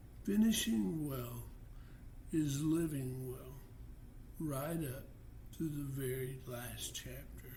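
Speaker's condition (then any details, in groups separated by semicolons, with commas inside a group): Parkinson's disease; stage 3; diagnosed over 16 years ago, mid stage three of four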